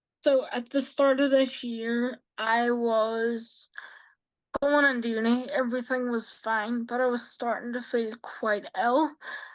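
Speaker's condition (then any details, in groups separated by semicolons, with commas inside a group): Quadriplegic cerebral palsy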